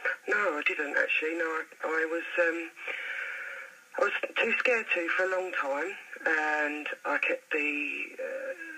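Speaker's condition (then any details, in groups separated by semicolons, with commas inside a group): No condition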